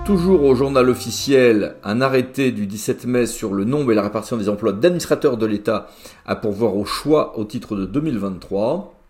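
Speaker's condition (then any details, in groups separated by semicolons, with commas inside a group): No condition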